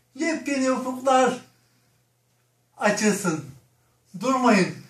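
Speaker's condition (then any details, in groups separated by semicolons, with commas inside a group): Cerebral palsy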